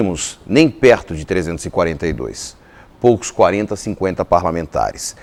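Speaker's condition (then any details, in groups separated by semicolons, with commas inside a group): No condition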